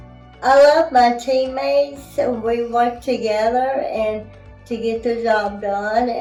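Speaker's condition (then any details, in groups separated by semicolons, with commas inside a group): Cerebral palsy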